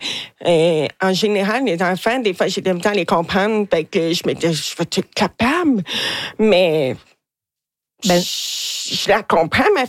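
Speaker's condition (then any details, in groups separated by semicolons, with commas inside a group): Deafness with cochlear implant; hard to tell who is speaking, own singing described as not very nice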